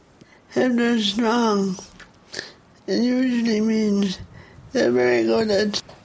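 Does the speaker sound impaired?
Yes: cerebral palsy; disliked childhood speech therapy over 20 years ago; not wanting speech therapy now; poorly controlled voice, long words take breath, often not understood, thought drunk on phone, hard to hear in crowds, tiring.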